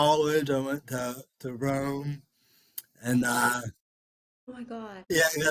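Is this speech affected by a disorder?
Yes: cerebral palsy; speech affected.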